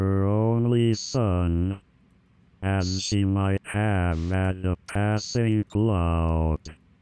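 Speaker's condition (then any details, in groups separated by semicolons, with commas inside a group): Amyotrophic lateral sclerosis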